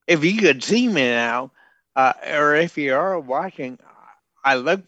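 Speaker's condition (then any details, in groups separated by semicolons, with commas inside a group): Bulbar onset ALS; hands slow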